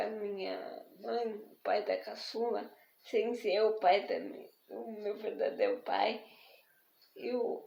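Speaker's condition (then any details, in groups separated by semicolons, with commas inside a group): Spastic diplegic cerebral palsy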